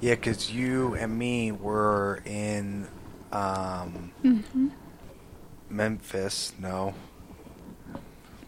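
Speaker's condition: Aphasia; attended intensive aphasia program at University of Michigan Aphasia Center; progressed much more than last year, still feels far from how others see progress

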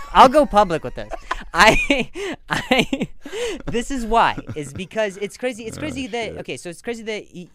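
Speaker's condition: Stutter; years of speech therapy with teacher Naomi including during quarantine, TMJ; ongoing speech therapy with Naomi linking emotions and speech; known words sometimes not coming out, worse under pressure or attention, shoulder and jaw tension; repeated words, prolonged sounds, blocks

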